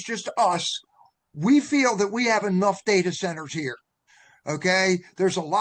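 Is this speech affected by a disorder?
No.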